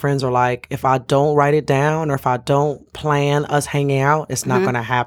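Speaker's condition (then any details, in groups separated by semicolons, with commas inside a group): No condition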